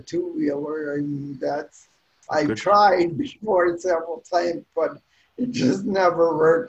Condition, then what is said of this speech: Cerebral palsy. Hopefully it sounds a lot better now than it did before.